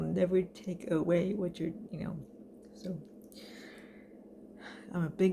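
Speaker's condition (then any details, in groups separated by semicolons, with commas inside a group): Cerebral palsy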